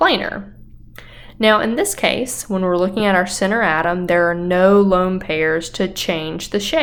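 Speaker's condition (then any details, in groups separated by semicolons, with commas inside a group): No condition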